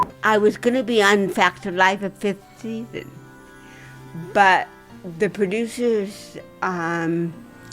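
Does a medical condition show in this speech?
Yes: dystonia.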